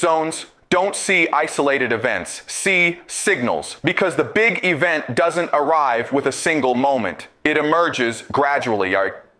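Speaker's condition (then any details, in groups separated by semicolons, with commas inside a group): No condition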